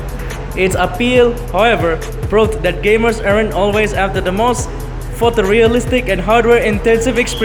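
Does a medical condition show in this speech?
No.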